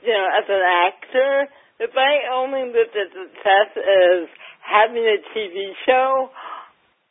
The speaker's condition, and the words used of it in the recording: Cerebral palsy. It affects my speech, and I walk with a gait, but I always